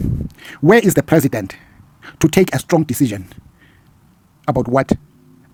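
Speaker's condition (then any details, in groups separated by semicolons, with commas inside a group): No condition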